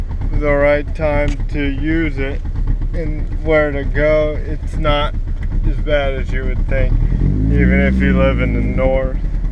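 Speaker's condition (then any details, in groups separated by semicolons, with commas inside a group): Cerebral palsy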